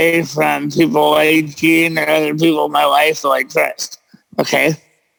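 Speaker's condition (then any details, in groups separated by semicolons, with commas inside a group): Cerebral palsy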